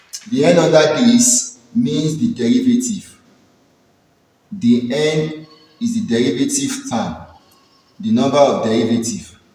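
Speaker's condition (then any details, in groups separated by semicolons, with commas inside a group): No condition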